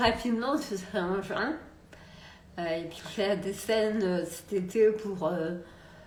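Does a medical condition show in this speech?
Yes: multiple sclerosis.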